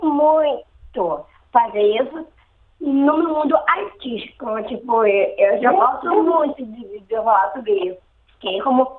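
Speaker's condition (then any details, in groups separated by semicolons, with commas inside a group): Down syndrome; Down syndrome since birth, aged 15, fragile health until about age 10; already talking when small, began stuttering after 2.5-year move to Germany, development somewhat delayed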